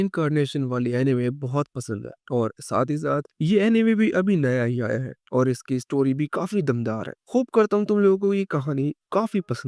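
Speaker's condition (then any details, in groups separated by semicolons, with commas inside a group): No condition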